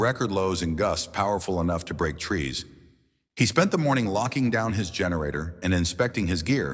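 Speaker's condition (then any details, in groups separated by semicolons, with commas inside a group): No condition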